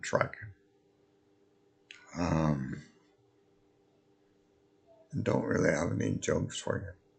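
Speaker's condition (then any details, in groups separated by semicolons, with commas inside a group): Multiple sclerosis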